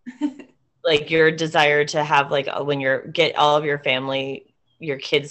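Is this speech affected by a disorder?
No.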